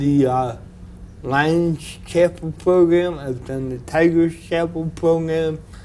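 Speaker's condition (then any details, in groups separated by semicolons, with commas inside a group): Cerebral palsy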